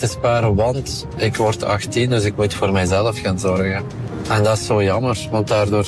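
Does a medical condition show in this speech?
No.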